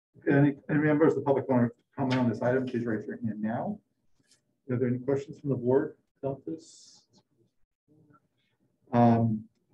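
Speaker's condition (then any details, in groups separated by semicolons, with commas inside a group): No condition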